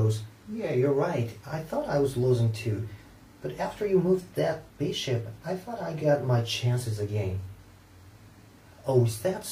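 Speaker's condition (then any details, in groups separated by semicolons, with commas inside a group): No condition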